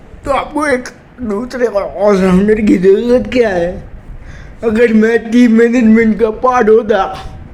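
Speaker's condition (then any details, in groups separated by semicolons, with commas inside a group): Cerebral palsy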